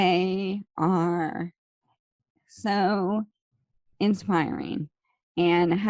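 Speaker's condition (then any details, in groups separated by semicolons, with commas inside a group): ALS; slow progressing form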